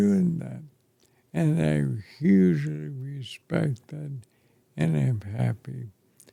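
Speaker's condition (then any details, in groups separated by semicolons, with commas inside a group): ALS; affects chest and throat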